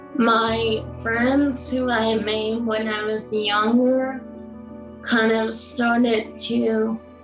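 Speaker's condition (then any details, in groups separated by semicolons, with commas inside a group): Friedreich's ataxia; degenerative neuromuscular, cognition unaffected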